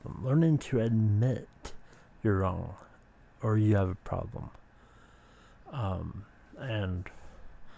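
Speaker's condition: Speech impediment

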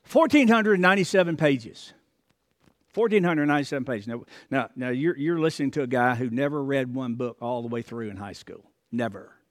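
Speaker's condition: No condition

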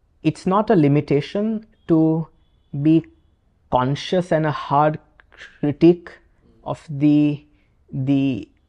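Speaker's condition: Stammer; stammer since childhood, very quiet growing up; still stammers; repeated words, prolonged sounds

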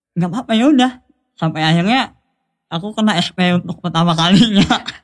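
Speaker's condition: Cleft lip (sumbing); cleft lip (celah bibir) from birth

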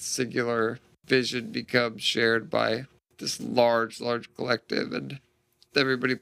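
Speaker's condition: Duchenne muscular dystrophy; spontaneous mutation, no family history, diagnosed at age 3, too weak to walk, wheelchair since age 12; still progressing, stem cell therapy study begun about 12 to 13 years ago

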